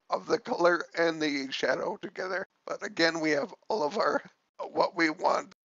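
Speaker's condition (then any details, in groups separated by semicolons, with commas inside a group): Cerebellar ataxia from brain tumour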